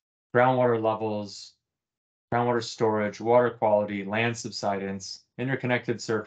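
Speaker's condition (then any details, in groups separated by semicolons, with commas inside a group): No condition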